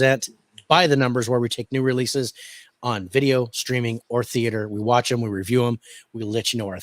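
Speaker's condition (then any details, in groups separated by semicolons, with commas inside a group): No condition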